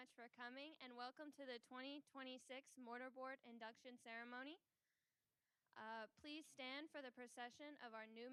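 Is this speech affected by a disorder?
No.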